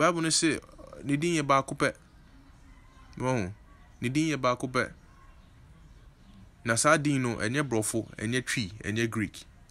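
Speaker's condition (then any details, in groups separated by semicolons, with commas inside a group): No condition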